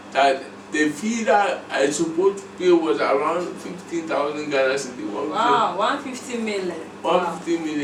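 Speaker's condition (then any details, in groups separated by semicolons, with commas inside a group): Cerebral palsy; speech brain area underdeveloped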